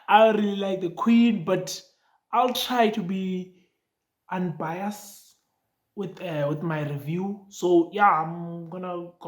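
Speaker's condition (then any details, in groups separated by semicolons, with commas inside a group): No condition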